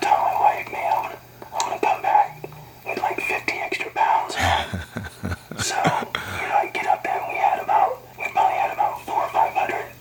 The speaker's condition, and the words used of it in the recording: Parkinson's disease. So if I didn't have the amplifier on, you wouldn't be able to hear me at all.